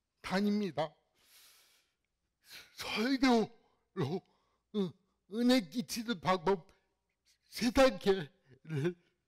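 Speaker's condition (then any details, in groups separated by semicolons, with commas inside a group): Cerebral palsy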